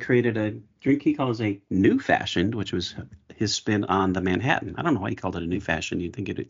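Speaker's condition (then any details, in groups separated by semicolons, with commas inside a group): No condition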